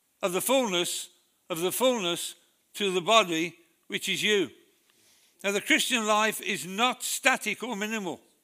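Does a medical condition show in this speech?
Yes: Parkinson's disease; speech affected at brain scan, per doctors.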